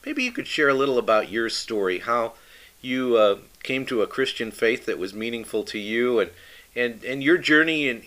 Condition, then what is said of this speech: No condition.